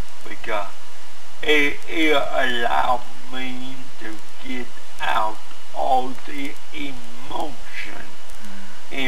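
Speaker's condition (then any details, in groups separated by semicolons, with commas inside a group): Cerebral palsy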